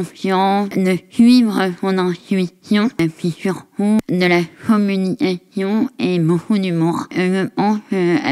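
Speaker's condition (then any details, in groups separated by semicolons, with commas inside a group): Facial palsy; left side of face affected; onset in childhood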